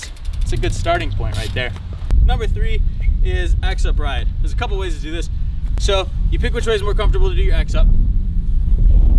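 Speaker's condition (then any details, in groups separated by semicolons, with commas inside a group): No condition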